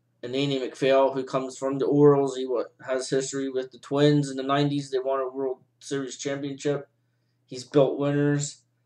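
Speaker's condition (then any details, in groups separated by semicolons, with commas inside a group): No condition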